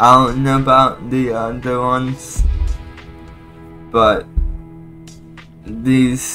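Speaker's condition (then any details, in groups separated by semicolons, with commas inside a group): Cerebral palsy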